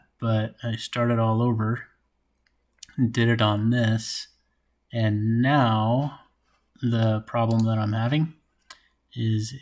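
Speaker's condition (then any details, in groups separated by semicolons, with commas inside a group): No condition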